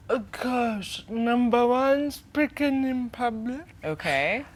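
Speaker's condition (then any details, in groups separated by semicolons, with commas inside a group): Cerebral palsy; speech affected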